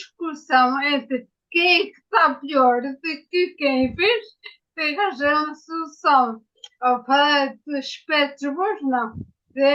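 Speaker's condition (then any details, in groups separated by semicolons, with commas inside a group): Ataxia after brain injury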